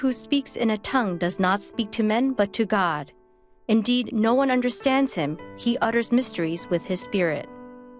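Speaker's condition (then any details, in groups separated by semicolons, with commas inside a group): No condition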